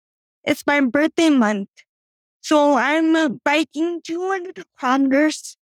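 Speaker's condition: Cerebral palsy; from birth, doctors predicted never walking, took first steps, walks with walker, first tricycle at age 12

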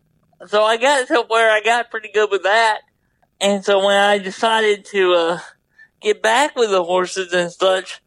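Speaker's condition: Double hemiplegia cerebral palsy

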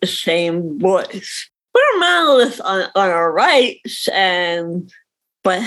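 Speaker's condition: Cerebral palsy; visible cerebral palsy, reading disability

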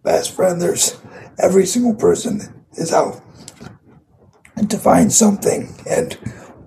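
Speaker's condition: Cerebral palsy; cerebral palsy from brain bleed

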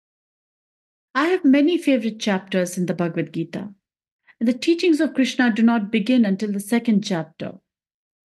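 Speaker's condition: No condition

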